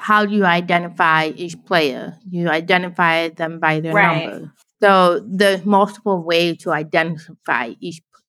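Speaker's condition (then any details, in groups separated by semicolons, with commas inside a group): Deafblind, born deaf; hearing aid on right, cochlear implant on left, about 40 degree visual field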